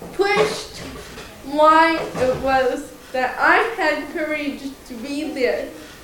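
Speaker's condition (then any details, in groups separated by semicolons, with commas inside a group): Cerebral palsy, mild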